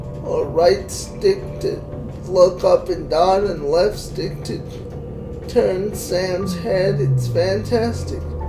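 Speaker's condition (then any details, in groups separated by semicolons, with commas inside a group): Cerebral palsy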